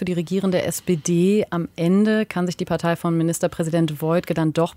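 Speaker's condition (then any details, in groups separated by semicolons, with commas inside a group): No condition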